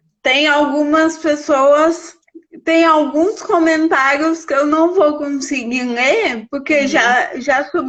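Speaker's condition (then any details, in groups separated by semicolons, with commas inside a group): Cerebral palsy; from birth, premature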